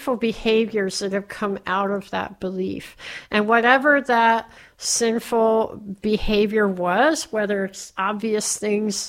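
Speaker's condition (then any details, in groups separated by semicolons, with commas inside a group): Cleft palate; speech impediment while growing up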